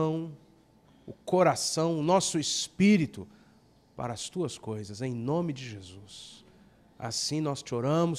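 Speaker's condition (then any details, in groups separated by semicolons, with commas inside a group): No condition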